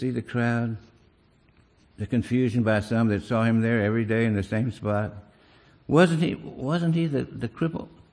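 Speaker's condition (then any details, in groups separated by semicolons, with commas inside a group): Parkinson's disease; Parkinson's disease diagnosed 15 years ago, father also had it, small handwriting, leg pain, impaired balance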